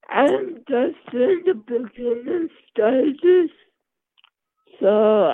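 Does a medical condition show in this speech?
Yes: Mobius syndrome; congenital, present from birth, affects face and limbs, wheelchair user all life, not progressive; swallowing problem, hard to drink by mouth; affected speech, hard to understand, speech unchanged over time.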